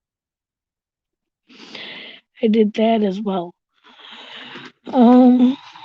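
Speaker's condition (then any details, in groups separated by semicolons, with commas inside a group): Cerebral palsy; visible disability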